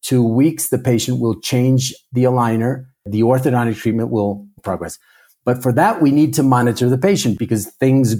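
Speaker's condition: No condition

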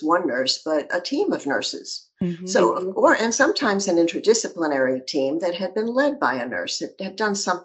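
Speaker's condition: No condition

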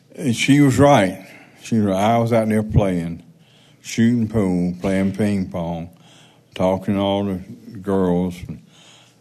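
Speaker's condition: Parkinson's

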